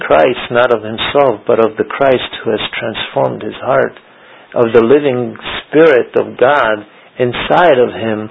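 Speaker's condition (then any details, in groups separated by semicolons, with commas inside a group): No condition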